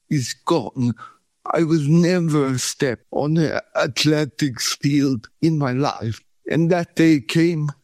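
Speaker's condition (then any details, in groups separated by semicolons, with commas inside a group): Cerebral palsy; shaking body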